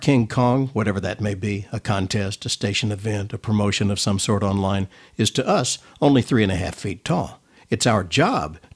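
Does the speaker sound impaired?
No.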